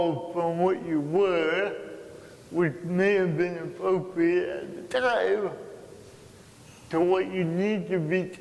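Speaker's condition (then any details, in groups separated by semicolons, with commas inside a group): Cerebral palsy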